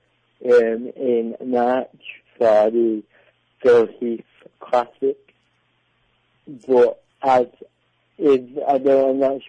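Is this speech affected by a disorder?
Yes: cerebral palsy; cerebral palsy from birth, predicted never to walk, walked with walking frame, prone to rounded shoulders; back training straightened posture and shoulders; delayed development and talking, speech therapy paid by parents.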